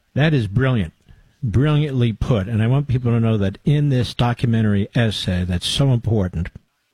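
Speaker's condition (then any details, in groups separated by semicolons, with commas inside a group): No condition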